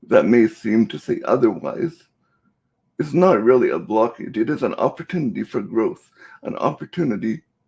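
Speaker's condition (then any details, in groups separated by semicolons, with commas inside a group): Cerebral palsy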